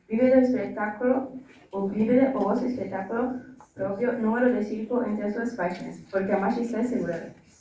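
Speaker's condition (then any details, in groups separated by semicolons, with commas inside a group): No condition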